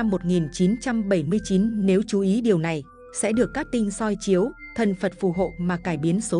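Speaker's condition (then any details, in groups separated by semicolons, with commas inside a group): No condition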